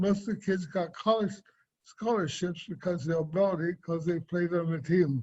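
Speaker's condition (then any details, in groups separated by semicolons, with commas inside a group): Cerebral palsy; from birth, affects gait, swallowing and speech; diagnosed at age 60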